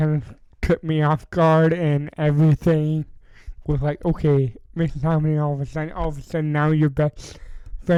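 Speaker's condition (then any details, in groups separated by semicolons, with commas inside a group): Cerebral palsy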